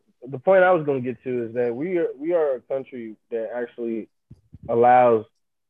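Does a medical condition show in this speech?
No.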